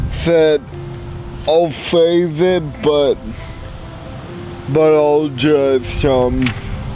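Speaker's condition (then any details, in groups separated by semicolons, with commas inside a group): Cerebral palsy; brain damage, mainly core down, spasticity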